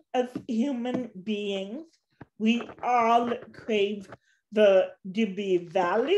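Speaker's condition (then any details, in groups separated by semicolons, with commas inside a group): Cerebral palsy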